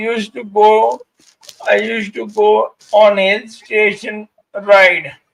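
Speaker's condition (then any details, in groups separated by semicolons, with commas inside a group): Amyotrophic lateral sclerosis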